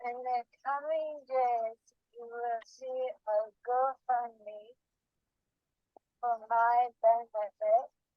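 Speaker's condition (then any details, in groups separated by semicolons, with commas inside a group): ALS; bulbar onset, genetic; significant drooling, dysarthria, dysphasia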